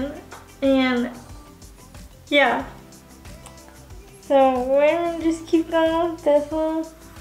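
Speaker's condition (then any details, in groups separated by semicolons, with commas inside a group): Cerebral palsy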